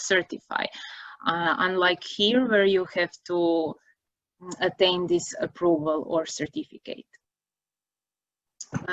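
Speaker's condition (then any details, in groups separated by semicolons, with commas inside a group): No condition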